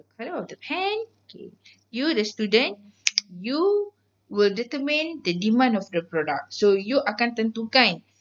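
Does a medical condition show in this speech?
No.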